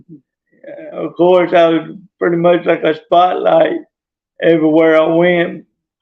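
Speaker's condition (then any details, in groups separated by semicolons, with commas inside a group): Traumatic brain injury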